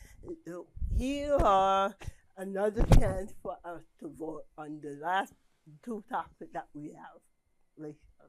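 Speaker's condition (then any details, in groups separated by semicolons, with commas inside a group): Cerebral palsy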